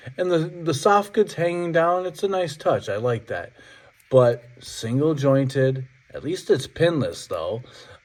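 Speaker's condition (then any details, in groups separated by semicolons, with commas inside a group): No condition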